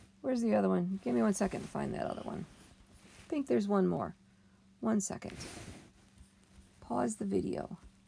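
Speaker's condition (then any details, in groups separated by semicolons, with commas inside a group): No condition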